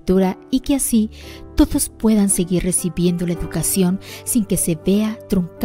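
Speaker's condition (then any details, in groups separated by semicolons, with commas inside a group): No condition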